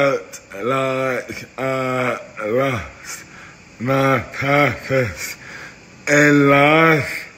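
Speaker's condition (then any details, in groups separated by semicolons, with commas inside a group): Dystonia; neurological movement disorder, muscle contractions and spasms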